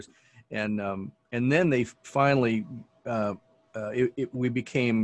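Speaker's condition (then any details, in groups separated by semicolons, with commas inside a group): No condition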